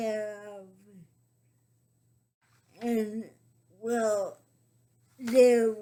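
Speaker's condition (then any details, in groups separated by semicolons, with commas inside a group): Cerebral palsy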